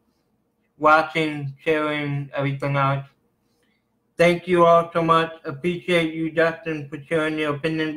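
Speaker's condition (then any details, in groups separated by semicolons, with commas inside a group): Cerebral palsy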